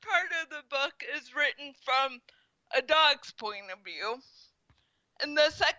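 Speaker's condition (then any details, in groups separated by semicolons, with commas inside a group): Spastic quadriplegic cerebral palsy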